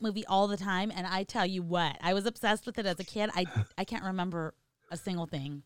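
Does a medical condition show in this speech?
No.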